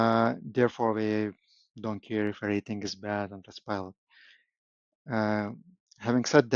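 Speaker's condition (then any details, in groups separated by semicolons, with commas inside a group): No condition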